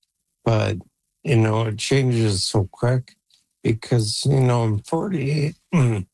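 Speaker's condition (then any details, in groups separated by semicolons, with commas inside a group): ALS; age 48, Neuralink N1 brain implant at Toronto Western Hospital trial, controls computer by thought; implant received about 3 months ago, communicates by computer, voice banked through 11 labs AI; voice declining, expects soon to lose ability to talk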